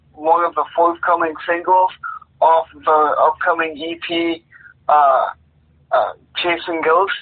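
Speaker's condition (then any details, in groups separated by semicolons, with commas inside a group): Cerebral palsy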